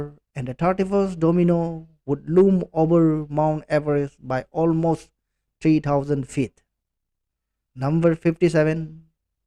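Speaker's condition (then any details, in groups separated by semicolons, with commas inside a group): No condition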